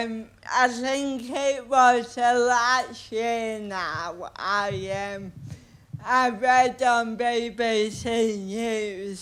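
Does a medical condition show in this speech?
Yes: cerebral palsy.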